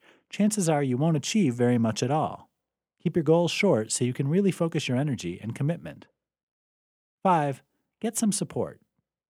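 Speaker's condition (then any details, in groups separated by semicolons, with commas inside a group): No condition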